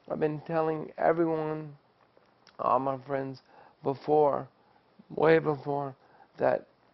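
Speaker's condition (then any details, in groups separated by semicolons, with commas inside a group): ALS; after diagnosis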